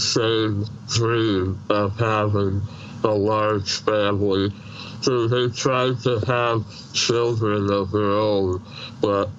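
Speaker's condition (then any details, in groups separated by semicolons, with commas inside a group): Treacher Collins syndrome, severe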